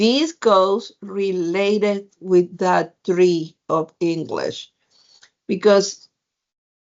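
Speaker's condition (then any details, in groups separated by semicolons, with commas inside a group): No condition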